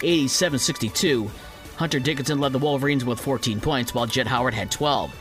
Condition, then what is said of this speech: None; typical speech.